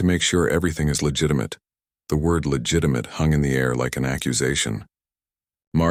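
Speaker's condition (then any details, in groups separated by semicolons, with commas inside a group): No condition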